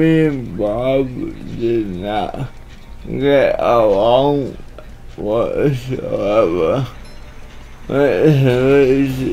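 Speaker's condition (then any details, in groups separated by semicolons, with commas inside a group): Cerebral palsy; atypical speech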